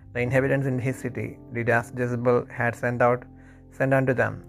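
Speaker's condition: No condition

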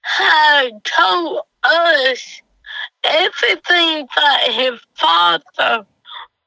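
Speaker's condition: Cerebral palsy; doctor told mother of diagnosis

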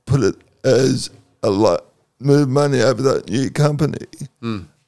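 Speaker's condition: Cerebral palsy; second COVID vaccine dose

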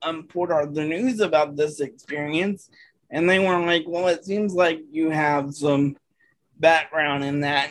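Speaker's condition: Cerebral palsy; from birth, hands distorted, dexterity issues, types with one finger, needs 90-95% assistance from provider

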